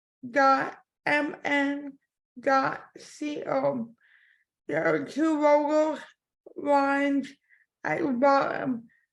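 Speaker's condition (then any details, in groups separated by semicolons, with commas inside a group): Cerebral palsy; from birth; impaired speech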